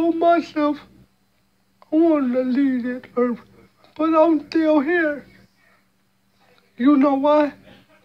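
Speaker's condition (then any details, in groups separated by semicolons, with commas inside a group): Cerebral palsy; speech hard to understand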